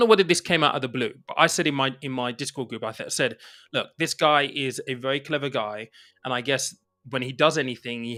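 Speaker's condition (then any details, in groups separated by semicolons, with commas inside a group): No condition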